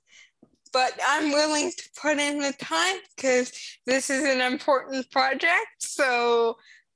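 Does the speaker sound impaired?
Yes: cerebral palsy; congenital spastic cerebral palsy, slowed brain-to-muscle signalling, uses walker and afos (ankle-foot orthoses) for walking; Crested Valley Therapeutic Riding Program, rides for therapy.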